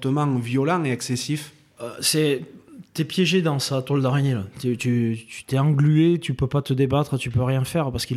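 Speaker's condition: No condition

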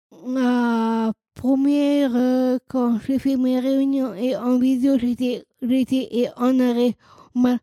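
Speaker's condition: Down syndrome, trisomy 21

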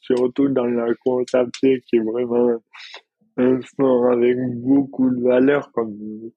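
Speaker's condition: Dystonia; heavier for past 5 years

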